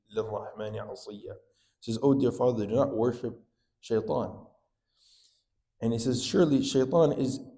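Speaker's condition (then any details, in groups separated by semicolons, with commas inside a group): No condition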